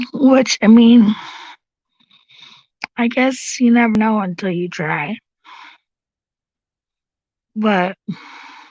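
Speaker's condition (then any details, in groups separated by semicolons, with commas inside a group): Cerebral palsy; since birth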